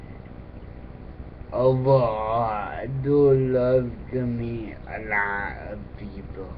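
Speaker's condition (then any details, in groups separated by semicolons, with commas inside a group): Cerebral palsy; affects speech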